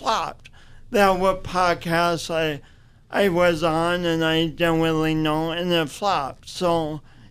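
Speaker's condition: Speech impediment from birth; pronounced impediment, very vocal on radio, certain words like umbilical hard to say

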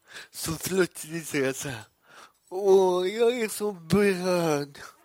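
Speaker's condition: Cerebral palsy; much improved through practice

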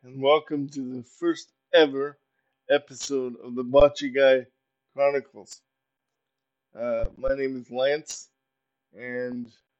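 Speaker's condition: Cerebral palsy; very poor balance

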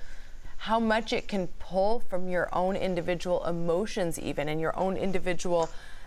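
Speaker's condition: No condition

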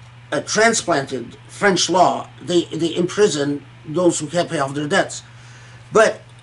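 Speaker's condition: No condition

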